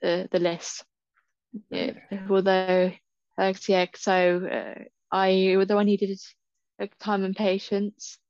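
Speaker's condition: Stammer; stammer since school age, about 2 years of therapy, told unlikely to go away; copes in everyday situations, more confident and accepting of own speech, good and bad days; words don't come out, worse when tired, less fluent some days, needs more time and patience; repeated words, prolonged sounds

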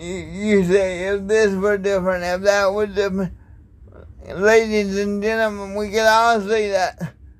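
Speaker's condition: Cerebral palsy

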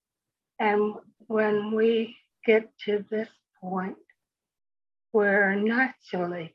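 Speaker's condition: Speech impediment; speech impediment after stroke

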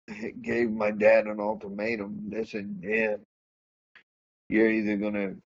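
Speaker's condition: Cerebral palsy; said to be able to speak

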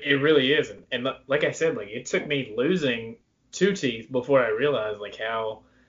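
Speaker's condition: No condition

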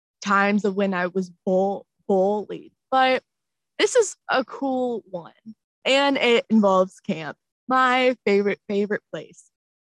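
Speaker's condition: Stuttering; bullied for it in the past; blocks, gets stuck, stutters ordering at drive-through, stutters badly on hard words like disaffiliation; repeated sounds, repeated words

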